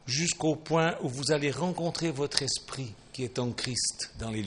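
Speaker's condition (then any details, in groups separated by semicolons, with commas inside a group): No condition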